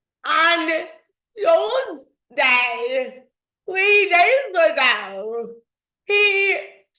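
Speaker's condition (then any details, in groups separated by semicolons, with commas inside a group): Dystonia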